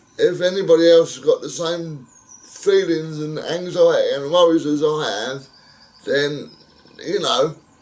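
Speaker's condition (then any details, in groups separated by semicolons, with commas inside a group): Cerebral palsy; wheelchair user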